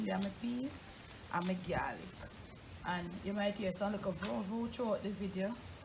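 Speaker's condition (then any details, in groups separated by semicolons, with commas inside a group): No condition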